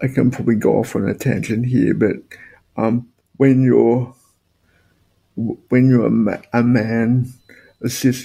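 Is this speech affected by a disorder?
Yes: spastic quadriplegic cerebral palsy; all four limbs affected, purely physical, no intellectual component, motorized wheelchair as main mobility aid.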